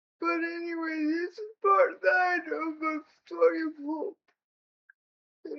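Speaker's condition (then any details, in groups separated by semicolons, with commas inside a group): Cerebral palsy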